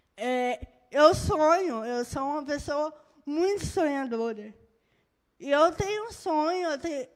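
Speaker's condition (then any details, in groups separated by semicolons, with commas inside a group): Cerebral palsy; birth brain injury; moderate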